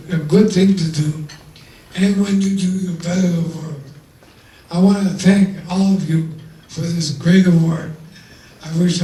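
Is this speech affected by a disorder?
Yes: ALS; wheelchair user; loss of voice, limited ability to talk.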